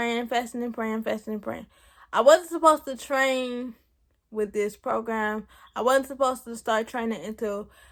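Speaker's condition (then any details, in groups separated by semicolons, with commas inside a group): Cerebral palsy; present since birth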